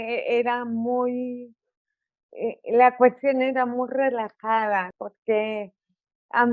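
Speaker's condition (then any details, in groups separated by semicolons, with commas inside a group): Cerebral palsy; articulation affected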